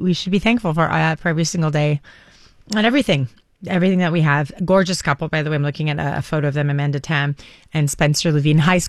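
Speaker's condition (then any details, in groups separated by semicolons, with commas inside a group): No condition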